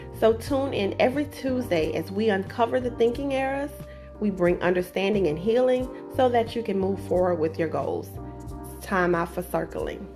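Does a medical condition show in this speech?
No.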